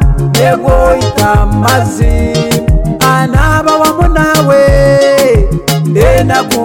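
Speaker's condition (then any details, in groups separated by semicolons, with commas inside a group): No condition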